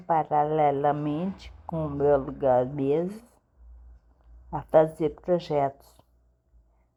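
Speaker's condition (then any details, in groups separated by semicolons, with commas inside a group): Cerebellar ataxia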